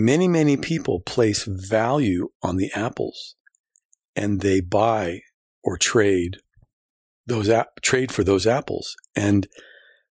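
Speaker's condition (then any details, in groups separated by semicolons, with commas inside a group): No condition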